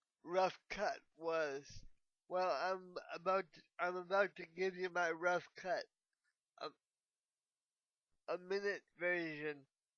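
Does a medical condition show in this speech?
Yes: cerebral palsy.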